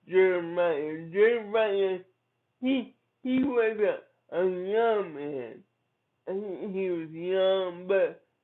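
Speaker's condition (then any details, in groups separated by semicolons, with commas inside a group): Cerebral palsy; from birth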